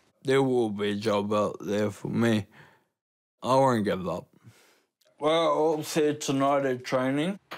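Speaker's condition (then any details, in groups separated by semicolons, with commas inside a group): Friedreich's ataxia; slurred speech, progressively worse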